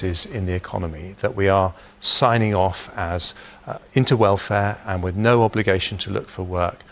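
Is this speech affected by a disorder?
No.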